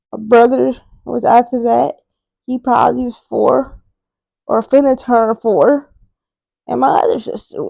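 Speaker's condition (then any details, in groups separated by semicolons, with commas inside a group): Cerebral palsy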